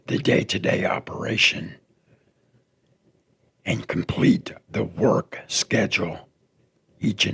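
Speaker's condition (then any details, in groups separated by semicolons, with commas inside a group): Throat cancer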